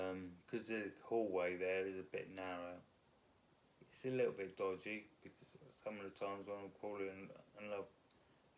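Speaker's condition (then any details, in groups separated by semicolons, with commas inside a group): Multiple sclerosis; crawls around, daily aches and pains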